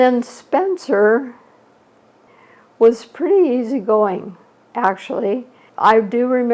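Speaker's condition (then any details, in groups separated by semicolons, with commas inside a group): ALS; shortly after diagnosis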